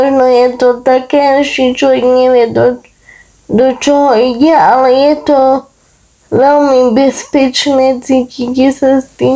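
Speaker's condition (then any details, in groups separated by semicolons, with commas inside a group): Cerebral palsy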